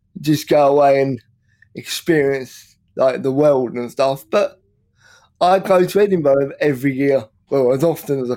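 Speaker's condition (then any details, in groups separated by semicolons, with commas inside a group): Cerebral palsy; from birth, oxygen lack, 10 weeks premature, heart defect, heart surgery at 9 weeks, wheelchair user; left side worse, no use of left hand, 90% right hand use, writes via Mac dictation; no real speech impediment except when drunk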